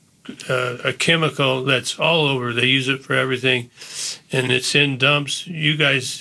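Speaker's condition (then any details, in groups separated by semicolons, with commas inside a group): Parkinson's disease; first symptom hand cramping, diagnosed about 11 years ago, progressive; drooling stage, does regular exercise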